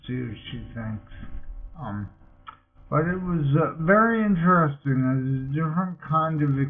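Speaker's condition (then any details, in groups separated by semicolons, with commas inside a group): Multiple sclerosis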